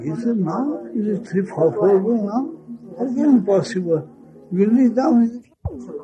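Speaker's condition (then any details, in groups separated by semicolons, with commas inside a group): Speech loss after head injury; heavy speech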